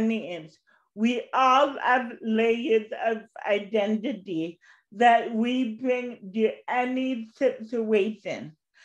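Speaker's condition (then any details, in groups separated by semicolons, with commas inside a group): Cerebral palsy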